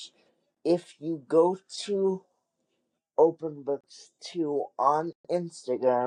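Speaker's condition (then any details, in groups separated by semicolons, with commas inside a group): Cerebral palsy; wheelchair user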